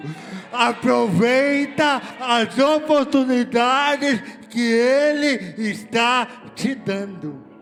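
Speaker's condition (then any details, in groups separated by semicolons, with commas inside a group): Cerebral palsy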